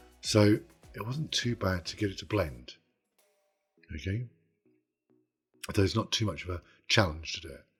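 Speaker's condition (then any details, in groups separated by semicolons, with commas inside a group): No condition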